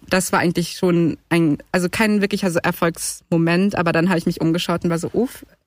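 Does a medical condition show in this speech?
No.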